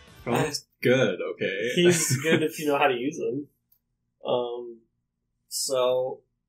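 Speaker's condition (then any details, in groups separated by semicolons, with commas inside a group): No condition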